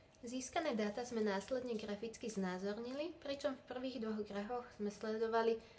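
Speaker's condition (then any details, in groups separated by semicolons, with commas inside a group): No condition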